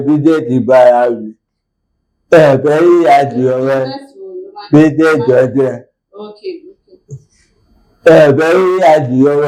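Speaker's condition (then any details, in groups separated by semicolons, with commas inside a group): Cerebral palsy; from birth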